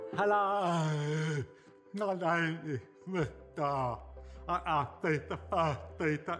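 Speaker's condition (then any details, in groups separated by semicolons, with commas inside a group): Profound deafness; profound lifelong deafness, 100% deaf, hearing aids and cochlear implant do not work; cannot hear anything, relies on lip reading and signing with hand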